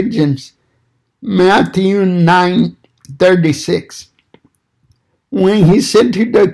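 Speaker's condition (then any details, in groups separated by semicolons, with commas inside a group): Cerebral palsy; fine motor impairment; impaired reaction speed and control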